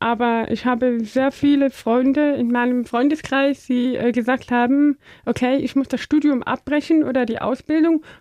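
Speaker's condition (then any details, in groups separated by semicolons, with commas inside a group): Deafness; deaf from birth, hears from 80 decibels, nothing under 120 without aids, Phonak hearing aids, lip-reads; learned speaking as child using balloons, speaks well, better than many deaf people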